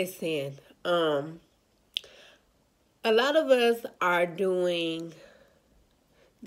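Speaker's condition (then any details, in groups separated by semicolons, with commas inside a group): Cerebral palsy, spastic; now talking and breathing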